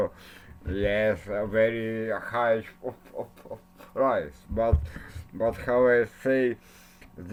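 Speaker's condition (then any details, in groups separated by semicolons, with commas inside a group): Cerebral palsy; since birth; speech not very clear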